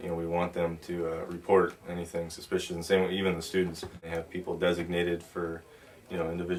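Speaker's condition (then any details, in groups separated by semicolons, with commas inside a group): No condition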